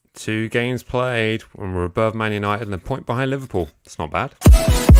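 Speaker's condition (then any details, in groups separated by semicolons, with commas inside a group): No condition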